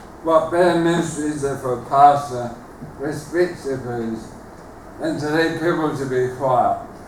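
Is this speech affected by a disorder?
Yes: motor neuron disease; terminal.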